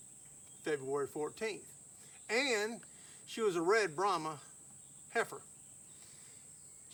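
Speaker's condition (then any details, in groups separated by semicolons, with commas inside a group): No condition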